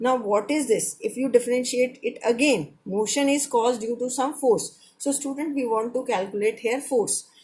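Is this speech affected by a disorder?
No.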